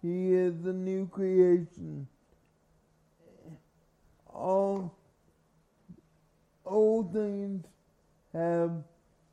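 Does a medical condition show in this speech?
Yes: cerebral palsy; carried everywhere by parents.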